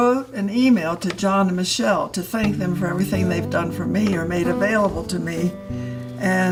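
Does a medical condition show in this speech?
No.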